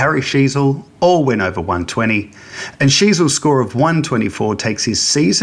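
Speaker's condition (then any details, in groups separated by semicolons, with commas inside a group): No condition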